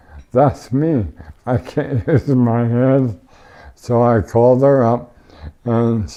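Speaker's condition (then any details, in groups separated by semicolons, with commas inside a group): ALS; tracheotomy, ventilator, wheelchair, communication device; voice changed, speaks through synthesized banked voice on device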